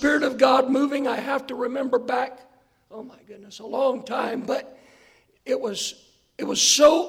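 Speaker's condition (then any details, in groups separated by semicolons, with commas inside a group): Hoarseness after vocal cord surgery; hoarse voice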